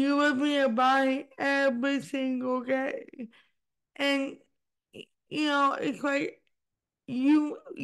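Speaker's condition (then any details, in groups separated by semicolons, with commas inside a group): Cerebral palsy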